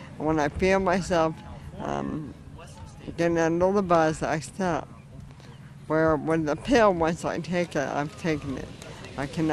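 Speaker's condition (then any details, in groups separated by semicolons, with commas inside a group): ALS; lost use of arms; terminal stage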